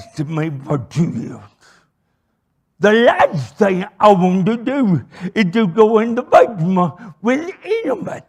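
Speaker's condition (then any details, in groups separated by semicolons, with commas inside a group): Cerebral palsy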